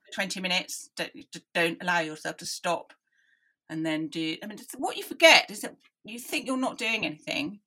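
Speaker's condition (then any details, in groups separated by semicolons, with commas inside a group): Deafness; hopeless and unwieldy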